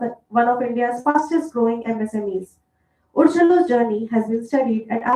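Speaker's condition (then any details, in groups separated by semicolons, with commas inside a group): No condition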